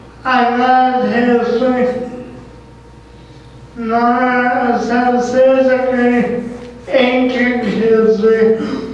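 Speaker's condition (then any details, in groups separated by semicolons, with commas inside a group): Cerebral palsy; needs help dressing, eating, toileting; can be difficult to understand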